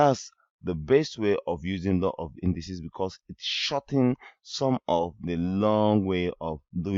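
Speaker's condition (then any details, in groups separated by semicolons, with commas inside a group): No condition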